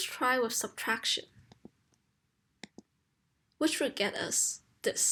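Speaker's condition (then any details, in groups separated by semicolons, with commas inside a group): No condition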